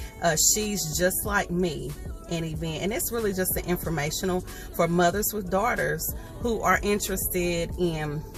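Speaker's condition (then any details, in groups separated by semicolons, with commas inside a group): No condition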